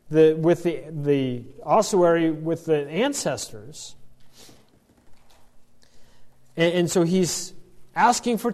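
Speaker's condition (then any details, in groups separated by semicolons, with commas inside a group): No condition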